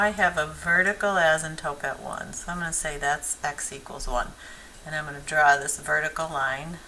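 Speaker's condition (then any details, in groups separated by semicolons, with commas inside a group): No condition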